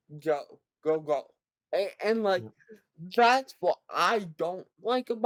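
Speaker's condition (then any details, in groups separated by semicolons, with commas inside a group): Cerebral palsy; present from birth, severe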